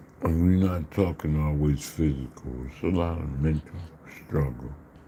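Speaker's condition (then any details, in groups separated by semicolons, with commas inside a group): Slurred speech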